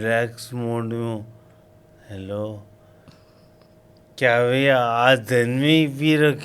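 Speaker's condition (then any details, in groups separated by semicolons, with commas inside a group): Coma after road accident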